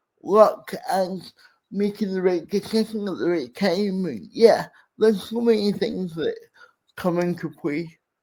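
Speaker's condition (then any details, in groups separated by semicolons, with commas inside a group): Cerebral palsy; speech impairment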